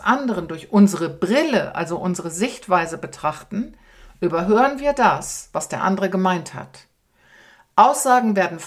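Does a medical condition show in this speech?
No.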